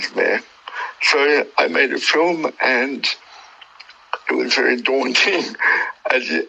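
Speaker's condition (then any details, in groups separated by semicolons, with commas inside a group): Cerebral palsy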